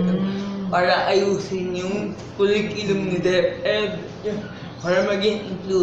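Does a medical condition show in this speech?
Yes: mild cerebral palsy.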